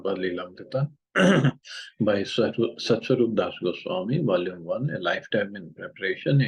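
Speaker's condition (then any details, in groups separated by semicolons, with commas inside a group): No condition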